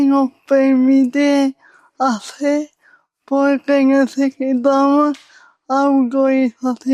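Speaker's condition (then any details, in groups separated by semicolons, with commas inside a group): Cerebral palsy; unchanged since earlier assessment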